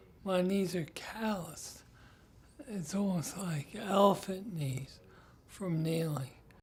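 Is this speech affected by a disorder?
Yes: Parkinson's disease; deep brain stimulation surgery; strong voice, sings.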